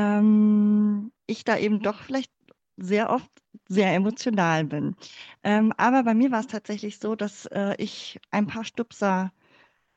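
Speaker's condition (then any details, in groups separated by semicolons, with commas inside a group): Cleft palate; congenital, born in former GDR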